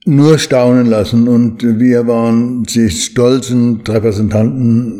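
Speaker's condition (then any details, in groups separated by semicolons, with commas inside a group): Parkinson's disease; needs much training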